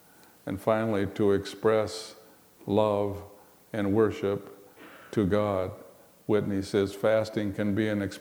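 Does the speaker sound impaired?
No.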